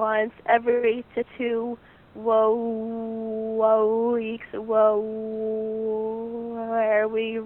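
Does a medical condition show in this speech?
Yes: stuttering; stuttering since beginning to talk, speech therapy with own speech therapist; about 18, starting college, therapy every two weeks, summer three-session intensive, Friends National Association; needs extra time to speak, letters to teachers, friends avoid filling in words; here repeated sounds, prolonged sounds.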